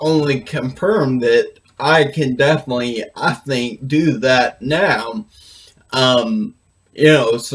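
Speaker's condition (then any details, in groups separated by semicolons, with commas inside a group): Brain injury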